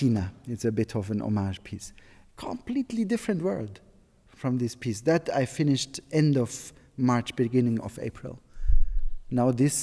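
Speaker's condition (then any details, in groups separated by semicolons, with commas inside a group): No condition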